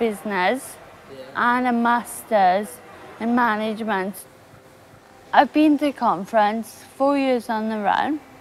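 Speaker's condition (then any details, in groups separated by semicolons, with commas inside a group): Ataxia; wheelchair since about 14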